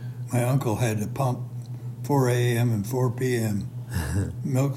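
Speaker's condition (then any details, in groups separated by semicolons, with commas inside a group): Parkinson's, severe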